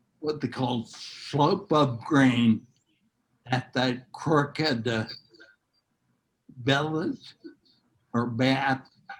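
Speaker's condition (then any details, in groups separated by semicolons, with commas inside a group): Neurological disease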